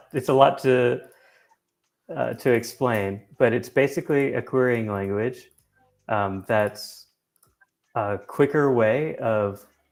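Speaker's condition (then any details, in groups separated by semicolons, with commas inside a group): No condition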